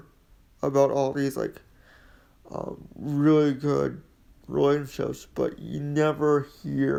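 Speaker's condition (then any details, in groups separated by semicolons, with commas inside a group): Quadriplegic cerebral palsy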